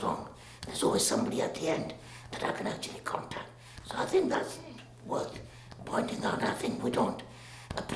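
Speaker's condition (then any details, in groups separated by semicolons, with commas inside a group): Laryngectomy; cannot communicate effectively in conversation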